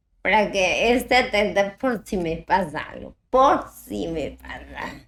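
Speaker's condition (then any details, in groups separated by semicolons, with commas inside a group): Ataxia type 1; speaking and pronunciation problems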